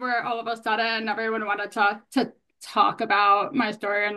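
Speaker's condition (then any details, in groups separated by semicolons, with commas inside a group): Hearing loss, bilateral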